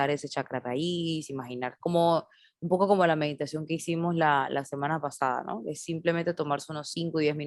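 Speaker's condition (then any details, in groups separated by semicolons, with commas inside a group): No condition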